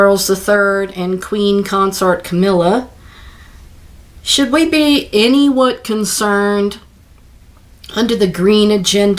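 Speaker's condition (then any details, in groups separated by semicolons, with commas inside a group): No condition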